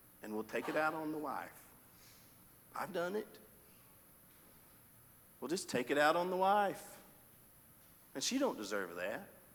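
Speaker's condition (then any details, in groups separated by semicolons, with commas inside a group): No condition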